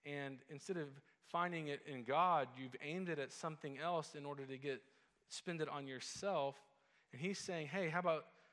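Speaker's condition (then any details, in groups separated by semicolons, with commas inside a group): No condition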